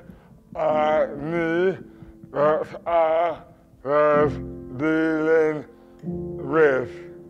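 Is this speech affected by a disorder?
Yes: dystonia; muscle contractions and spasms; sudden slurred speech, difficulty eating.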